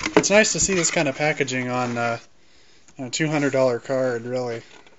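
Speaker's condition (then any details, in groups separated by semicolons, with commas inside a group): No condition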